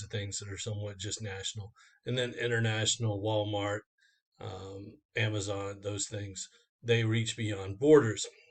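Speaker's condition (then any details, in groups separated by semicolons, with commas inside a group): No condition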